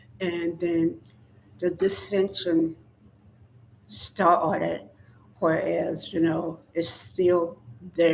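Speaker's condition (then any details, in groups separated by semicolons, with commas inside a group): Spinal neurosarcoidosis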